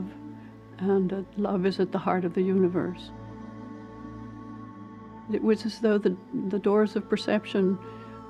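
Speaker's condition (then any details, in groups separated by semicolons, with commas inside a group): No condition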